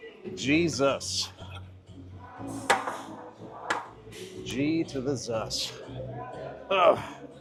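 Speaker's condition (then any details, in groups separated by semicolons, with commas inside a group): No condition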